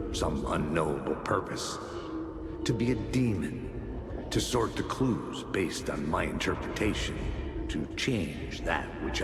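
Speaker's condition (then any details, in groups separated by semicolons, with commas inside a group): No condition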